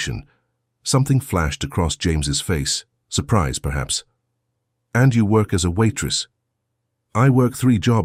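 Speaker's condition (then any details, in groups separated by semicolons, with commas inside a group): No condition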